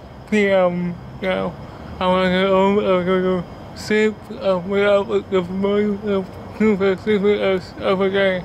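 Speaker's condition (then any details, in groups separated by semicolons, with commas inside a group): Cerebral palsy; speech disability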